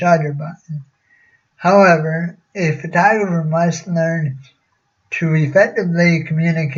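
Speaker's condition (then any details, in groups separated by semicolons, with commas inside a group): Cerebral palsy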